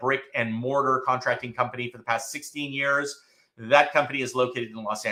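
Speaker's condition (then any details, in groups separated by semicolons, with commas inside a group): No condition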